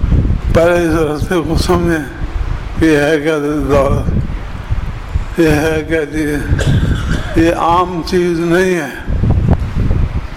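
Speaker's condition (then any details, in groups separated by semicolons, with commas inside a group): Difficulty speaking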